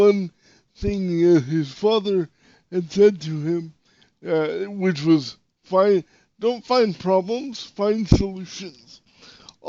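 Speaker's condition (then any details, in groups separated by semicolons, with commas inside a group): Cerebral palsy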